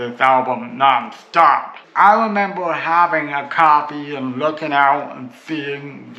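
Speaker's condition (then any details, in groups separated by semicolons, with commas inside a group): Cerebral palsy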